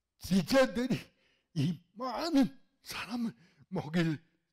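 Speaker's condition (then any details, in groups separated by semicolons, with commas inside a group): Cerebral palsy; fairly severe in childhood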